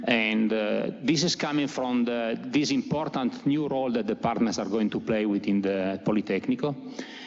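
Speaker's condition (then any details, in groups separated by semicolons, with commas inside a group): No condition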